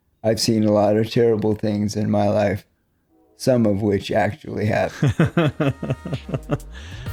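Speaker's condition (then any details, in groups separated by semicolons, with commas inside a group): ALS; progressive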